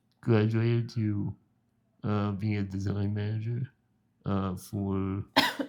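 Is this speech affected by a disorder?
Yes: spinal muscular atrophy.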